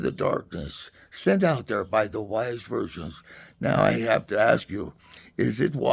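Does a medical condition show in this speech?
Yes: Parkinson's.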